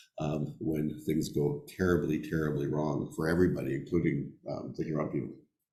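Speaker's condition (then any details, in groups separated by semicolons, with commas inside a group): No condition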